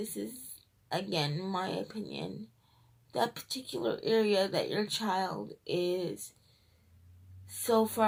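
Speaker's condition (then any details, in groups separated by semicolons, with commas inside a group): Cerebral palsy, triplegia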